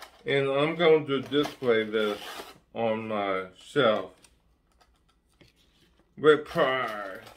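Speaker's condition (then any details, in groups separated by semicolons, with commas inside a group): Ataxic cerebral palsy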